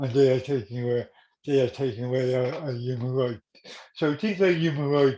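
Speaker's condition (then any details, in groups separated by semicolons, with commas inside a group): Cerebral palsy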